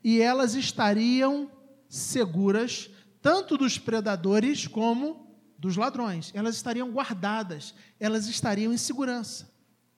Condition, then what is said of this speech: None; typical speech.